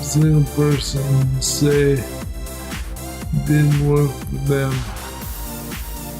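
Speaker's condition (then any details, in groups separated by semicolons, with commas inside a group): Multiple sclerosis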